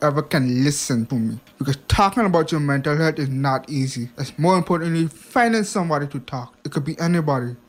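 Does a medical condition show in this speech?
Yes: hearing impairment; past speech impediment; hearing not too great; past speech impediment improved with much practice, listening needs much focus.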